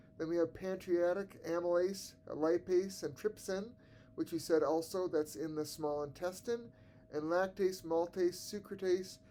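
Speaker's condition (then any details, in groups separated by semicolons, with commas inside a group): No condition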